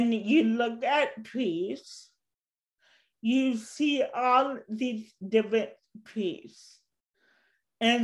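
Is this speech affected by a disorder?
Yes: cerebral palsy.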